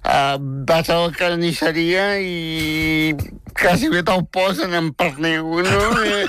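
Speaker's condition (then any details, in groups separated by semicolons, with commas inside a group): Spastic tetraplegic cerebral palsy; no further improvement expected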